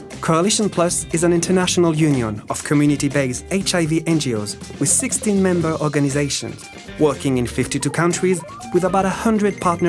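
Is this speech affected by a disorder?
No.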